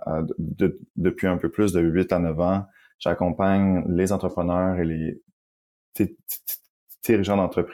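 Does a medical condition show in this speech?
Yes: stuttering; ongoing adult stuttering; here repeated sounds, prolonged sounds.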